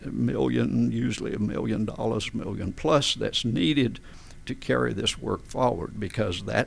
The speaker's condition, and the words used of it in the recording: Spasmodic dysphonia. And as I said, my type of SD is called AD, adductor, because my vocal folds slam together.